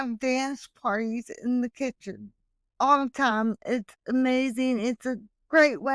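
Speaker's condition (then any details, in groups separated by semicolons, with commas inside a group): Hemiplegic cerebral palsy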